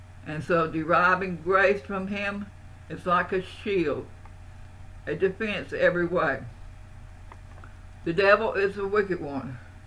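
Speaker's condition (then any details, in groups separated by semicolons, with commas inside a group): Parkinson's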